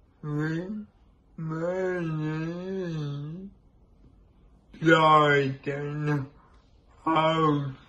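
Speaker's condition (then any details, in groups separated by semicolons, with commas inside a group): Cerebral palsy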